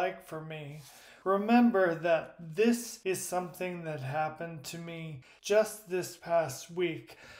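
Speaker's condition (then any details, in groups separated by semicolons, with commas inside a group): Primary lateral sclerosis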